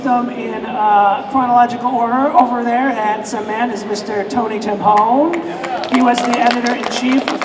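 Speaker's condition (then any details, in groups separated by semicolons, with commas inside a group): No condition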